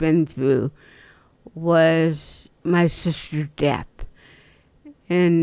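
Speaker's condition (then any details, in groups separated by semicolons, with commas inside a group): Dystonia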